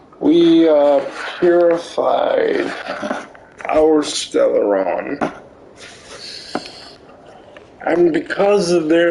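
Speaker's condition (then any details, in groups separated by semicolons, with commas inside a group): Cerebral palsy; limbs affected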